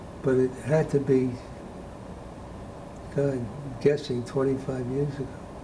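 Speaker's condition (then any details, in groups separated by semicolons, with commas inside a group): Parkinson's disease; very poor memory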